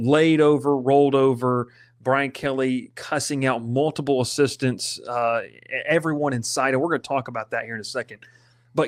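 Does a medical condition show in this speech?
No.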